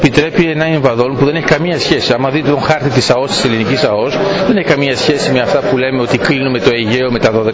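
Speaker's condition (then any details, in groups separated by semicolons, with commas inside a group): No condition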